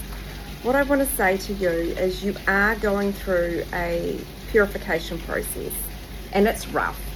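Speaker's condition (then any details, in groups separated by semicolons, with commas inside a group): No condition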